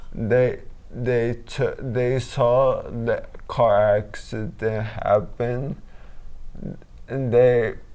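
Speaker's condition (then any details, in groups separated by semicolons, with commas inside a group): Traumatic brain injury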